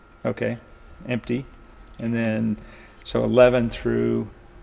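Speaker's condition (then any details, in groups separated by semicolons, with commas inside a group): No condition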